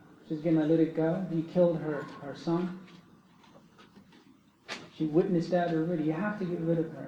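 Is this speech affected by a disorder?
No.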